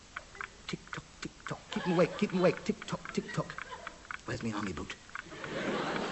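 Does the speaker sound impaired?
No.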